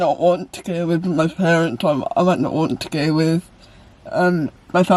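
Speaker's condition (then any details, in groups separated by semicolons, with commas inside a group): Cerebral palsy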